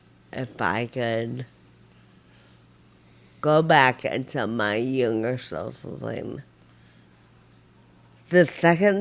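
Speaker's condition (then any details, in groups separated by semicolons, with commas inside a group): Friedreich ataxia; progressive nerve damage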